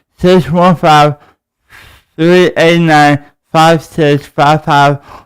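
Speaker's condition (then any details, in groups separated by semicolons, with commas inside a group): Cerebral palsy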